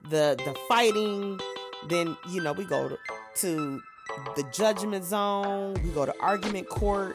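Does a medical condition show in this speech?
No.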